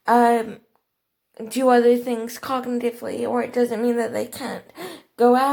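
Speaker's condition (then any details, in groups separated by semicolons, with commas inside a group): Cerebral palsy; eats, chews and swallows normally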